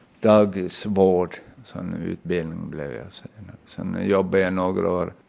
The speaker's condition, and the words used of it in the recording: Aphasia. Omskrev mycket för han hittade ju inte orden. Det är ju det som har varit problemet.